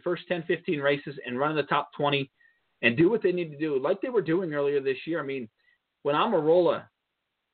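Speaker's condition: No condition

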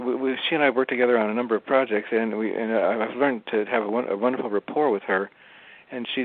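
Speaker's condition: Parkinson's disease; diagnosed while still working

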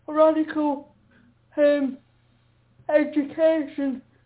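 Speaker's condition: Quadriplegic cerebral palsy; uses a wheelchair

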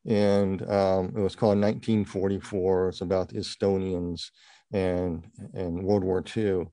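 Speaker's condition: Partial cleft palate; congenital

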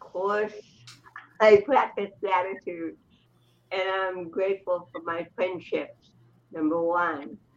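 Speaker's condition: Cerebral palsy; cerebral palsy present from birth

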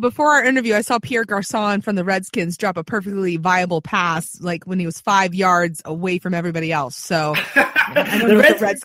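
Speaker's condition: No condition

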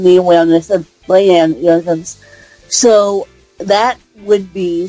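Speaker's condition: Cerebral palsy; since birth

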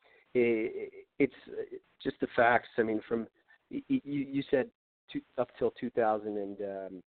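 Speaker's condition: Stuttering, mild; stutters a little, crazy Philly-area accent, unusual way of stringing words together; repeated sounds, repeated words, prolonged sounds

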